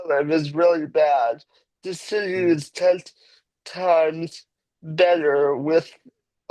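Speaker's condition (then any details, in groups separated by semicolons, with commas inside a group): Cerebral palsy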